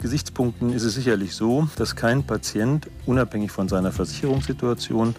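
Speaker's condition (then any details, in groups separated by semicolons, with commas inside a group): No condition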